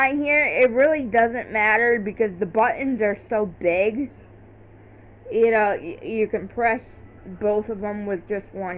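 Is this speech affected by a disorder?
Yes: cerebral palsy.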